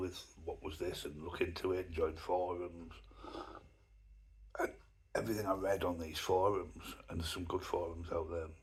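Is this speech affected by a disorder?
Yes: myasthenia gravis.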